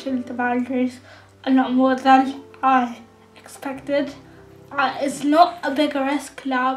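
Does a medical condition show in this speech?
Yes: cerebral palsy.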